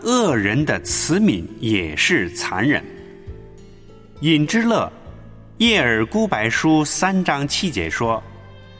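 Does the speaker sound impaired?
No.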